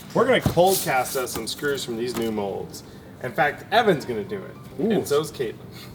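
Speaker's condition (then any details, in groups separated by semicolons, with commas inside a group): No condition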